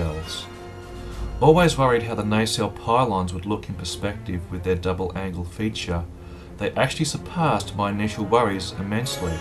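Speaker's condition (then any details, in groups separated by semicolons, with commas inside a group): No condition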